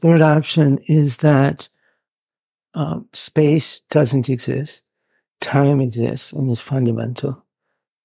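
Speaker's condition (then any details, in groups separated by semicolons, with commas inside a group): Parkinson's; reports not feeling very well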